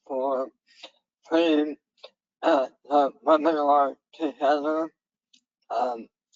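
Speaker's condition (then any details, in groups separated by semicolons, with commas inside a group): Head and neck cancer; survivor; severe dysphagia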